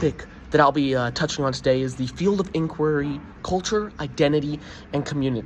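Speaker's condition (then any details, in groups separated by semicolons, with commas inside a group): No condition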